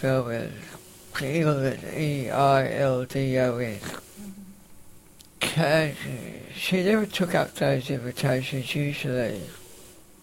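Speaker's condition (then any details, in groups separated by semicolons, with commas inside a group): Facioscapulohumeral muscular dystrophy, facioscapulohumeral (FSHD); uses respirator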